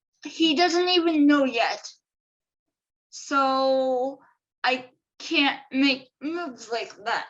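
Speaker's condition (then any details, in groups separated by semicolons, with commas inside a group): Cerebral palsy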